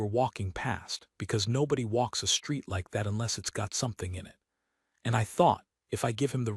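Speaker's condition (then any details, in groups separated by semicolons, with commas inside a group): No condition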